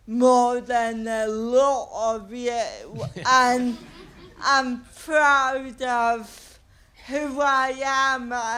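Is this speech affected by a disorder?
Yes: cerebral palsy.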